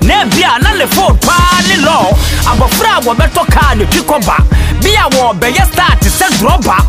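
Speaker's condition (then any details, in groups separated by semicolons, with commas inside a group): No condition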